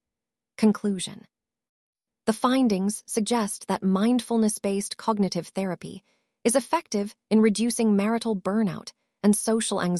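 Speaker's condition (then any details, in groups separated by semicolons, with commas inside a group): No condition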